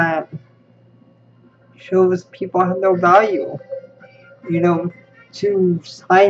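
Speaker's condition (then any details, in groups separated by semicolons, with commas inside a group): Spastic cerebral palsy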